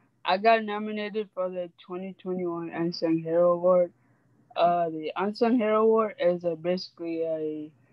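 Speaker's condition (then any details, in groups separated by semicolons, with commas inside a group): Cerebral palsy; affects muscles and body movements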